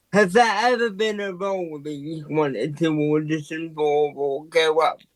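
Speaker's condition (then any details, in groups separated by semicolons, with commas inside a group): Quadriplegic cerebral palsy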